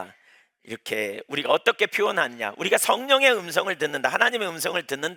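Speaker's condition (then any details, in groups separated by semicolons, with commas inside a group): No condition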